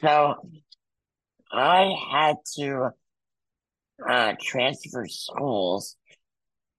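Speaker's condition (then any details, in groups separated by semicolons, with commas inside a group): Muscular dystrophy; congenital, wheelchair user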